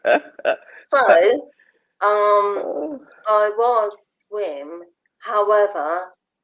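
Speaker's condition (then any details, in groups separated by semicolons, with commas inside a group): Motor neurone disease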